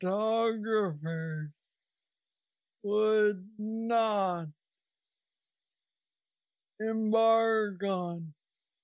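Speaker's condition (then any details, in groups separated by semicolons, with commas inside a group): Parkinson's disease; about 9 years since diagnosis, most aggressive form, still progressing, no plateau, mobility struggles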